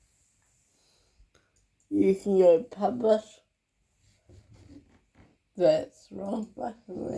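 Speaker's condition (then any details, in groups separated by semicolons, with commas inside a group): Cerebral palsy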